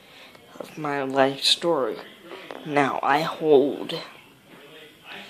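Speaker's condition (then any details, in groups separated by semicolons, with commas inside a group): Cerebral palsy, mild; teeth pulled, hip double osteotomy; very low grade, very high tone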